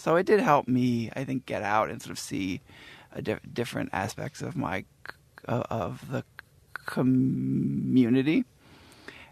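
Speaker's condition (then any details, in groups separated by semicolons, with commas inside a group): Stuttering; lifelong stutter, at times covert about stuttering, especially in childhood; cannot say Ben, difficulty with word-initial stop consonants like b, explosive sounds hard; repeated sounds, prolonged sounds, blocks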